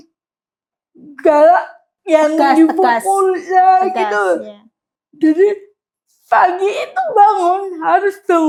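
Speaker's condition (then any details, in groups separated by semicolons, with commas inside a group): Cerebral palsy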